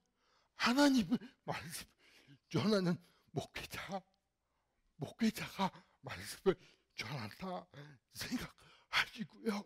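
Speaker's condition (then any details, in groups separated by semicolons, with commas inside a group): Cerebral palsy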